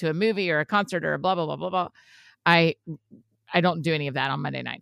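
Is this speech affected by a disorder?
No.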